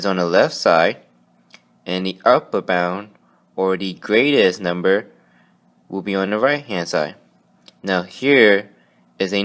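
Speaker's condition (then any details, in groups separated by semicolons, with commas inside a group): No condition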